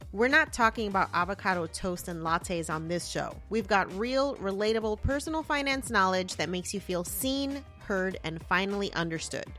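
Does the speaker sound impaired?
No.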